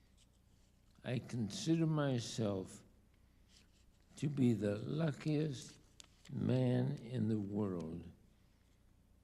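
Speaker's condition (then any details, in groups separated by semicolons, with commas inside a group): ALS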